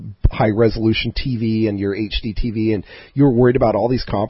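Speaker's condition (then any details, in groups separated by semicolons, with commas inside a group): No condition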